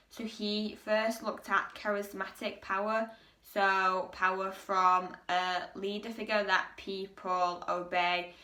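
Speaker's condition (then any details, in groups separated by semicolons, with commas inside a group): No condition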